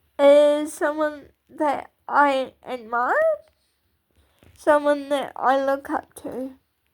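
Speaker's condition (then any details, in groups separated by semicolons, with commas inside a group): Cerebral palsy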